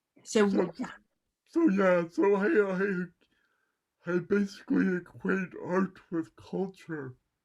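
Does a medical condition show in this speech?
Yes: cerebral palsy; mild left side.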